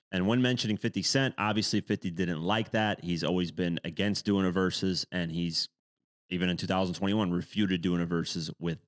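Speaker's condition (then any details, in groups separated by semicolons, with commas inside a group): No condition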